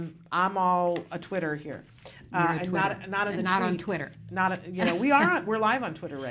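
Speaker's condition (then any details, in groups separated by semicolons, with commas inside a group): No condition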